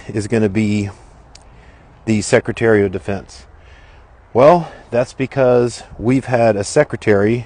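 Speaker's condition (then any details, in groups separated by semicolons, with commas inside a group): No condition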